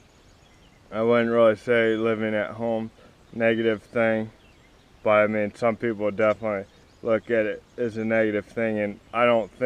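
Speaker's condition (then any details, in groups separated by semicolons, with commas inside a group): Cerebral palsy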